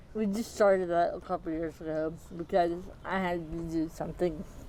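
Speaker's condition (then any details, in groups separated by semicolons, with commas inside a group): Athetoid cerebral palsy, moderate; speech can be hard to understand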